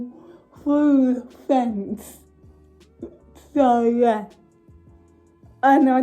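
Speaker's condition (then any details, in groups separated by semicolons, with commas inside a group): Cerebral palsy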